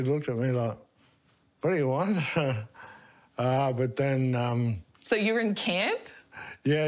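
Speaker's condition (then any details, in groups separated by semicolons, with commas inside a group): Motor neurone disease; affects half of body, spreading to legs; over four years since diagnosis, weakening, occasional falls; speech now affected, swallowing and talking still possible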